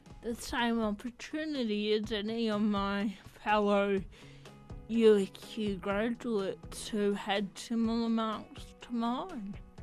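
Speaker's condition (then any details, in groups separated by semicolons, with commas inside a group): Athetoid cerebral palsy; voice slightly affected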